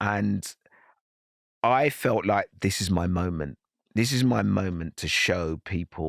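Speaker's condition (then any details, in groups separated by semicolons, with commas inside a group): No condition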